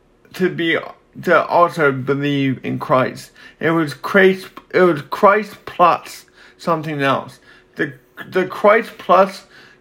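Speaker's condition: Cerebral palsy

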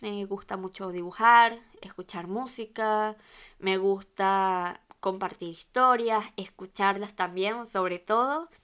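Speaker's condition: Cleft lip and palate; Operación Sonrisa credited

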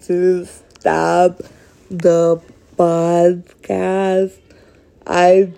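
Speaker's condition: ALS; lifelong neurodivergent tendency to switch accents randomly; accent-switching episode started today, ALS speech worsened towards end of recording, recording stopped; random accent changes, sounds like a drunk baby after talking too much, needs talk breaks

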